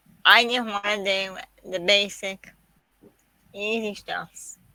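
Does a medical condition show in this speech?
Yes: quadriplegic cerebral palsy.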